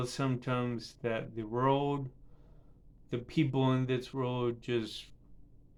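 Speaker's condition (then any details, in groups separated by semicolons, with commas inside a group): Cerebral palsy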